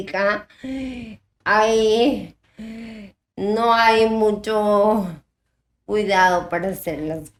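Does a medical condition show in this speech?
Yes: ataxia type 1.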